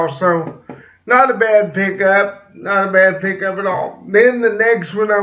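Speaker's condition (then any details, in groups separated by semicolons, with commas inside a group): Cerebral palsy; slight speech impediment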